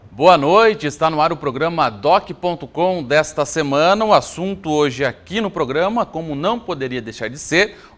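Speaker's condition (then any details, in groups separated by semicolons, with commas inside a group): No condition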